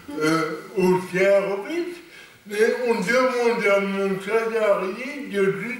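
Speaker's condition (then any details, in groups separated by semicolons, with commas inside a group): Cerebral palsy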